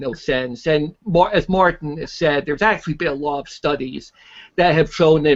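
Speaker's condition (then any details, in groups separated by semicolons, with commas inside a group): No condition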